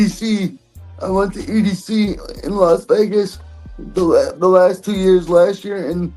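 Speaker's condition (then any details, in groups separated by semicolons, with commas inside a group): Cerebral palsy; present from birth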